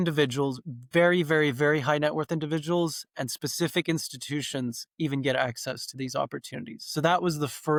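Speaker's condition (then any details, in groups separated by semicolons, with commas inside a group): No condition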